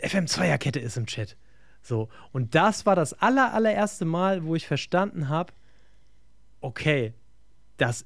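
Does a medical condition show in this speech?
No.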